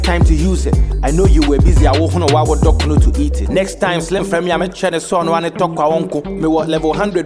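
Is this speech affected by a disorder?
No.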